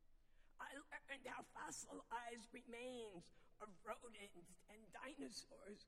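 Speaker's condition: Vocal dysphonia; not painful

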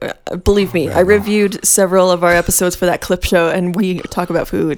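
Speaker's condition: No condition

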